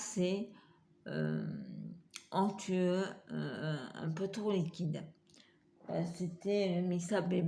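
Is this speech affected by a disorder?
Yes: multiple sclerosis.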